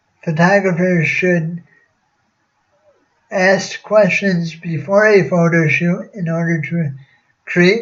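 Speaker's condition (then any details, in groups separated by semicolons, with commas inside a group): Cerebral palsy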